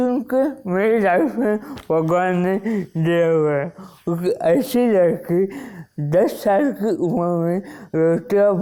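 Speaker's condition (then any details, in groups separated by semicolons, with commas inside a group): Wilson's disease; onset at age 16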